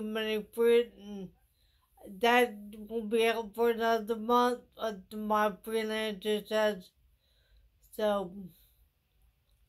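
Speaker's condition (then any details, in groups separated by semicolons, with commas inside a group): Traumatic brain injury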